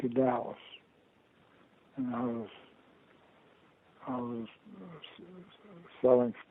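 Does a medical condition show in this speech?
Yes: Parkinson's disease.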